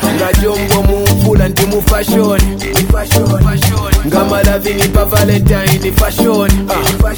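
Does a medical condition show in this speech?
No.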